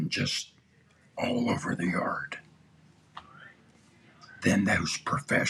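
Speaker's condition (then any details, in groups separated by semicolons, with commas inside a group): Throat cancer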